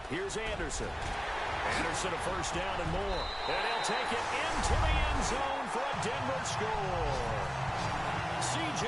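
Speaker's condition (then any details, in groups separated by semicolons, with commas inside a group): No condition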